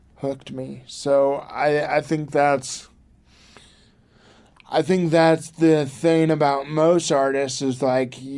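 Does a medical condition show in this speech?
Yes: cerebral palsy; from birth.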